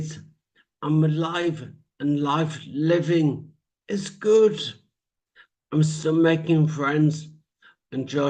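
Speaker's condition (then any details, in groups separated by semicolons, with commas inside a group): Traumatic brain injury; speech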